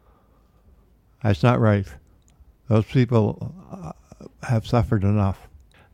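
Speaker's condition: Parkinson's disease; man aged 73

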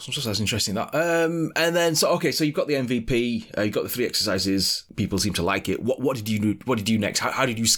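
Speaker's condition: No condition

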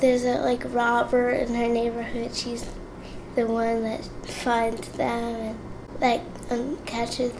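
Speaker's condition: Cerebral palsy; yoga and dance difficult

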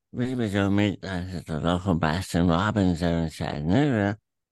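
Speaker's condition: Throat cancer, tumor through tongue, attached to epiglottis; checkups at Erlanger Medical Center Chattanooga

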